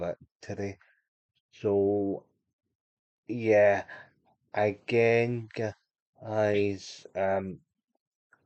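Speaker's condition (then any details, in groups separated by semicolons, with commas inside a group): Cerebral palsy; unable to walk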